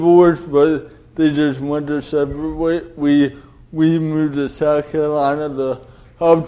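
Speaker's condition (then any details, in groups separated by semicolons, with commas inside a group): Cerebral palsy; delayed development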